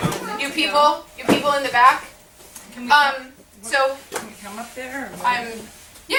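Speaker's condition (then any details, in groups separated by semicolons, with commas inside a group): No condition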